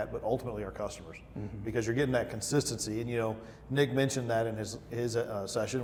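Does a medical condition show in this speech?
No.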